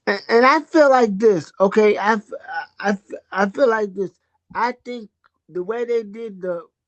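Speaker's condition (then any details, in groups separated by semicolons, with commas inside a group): Cerebral palsy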